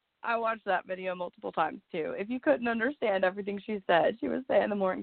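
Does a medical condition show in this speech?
No.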